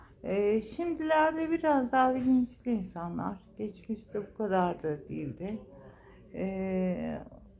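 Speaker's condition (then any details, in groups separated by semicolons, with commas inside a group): ALS, upper motor neuron predominant; mainly upper motor neuron, onset with balance problems, leg weakness; 31 years since onset, age 62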